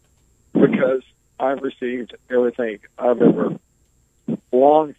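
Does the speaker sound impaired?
Yes: ALS; diagnosed nearly 20 years ago; breathes through ventilator; able to speak and communicate clearly, slower pace, communicating takes more time due to ventilator.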